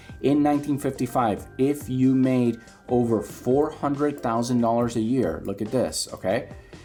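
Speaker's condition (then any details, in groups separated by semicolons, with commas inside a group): No condition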